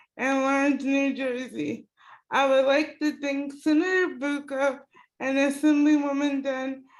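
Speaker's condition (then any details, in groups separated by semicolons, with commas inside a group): Cerebral palsy; fully reliant on care workers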